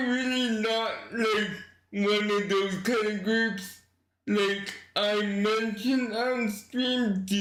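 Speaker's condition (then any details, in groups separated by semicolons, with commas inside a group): Cerebral palsy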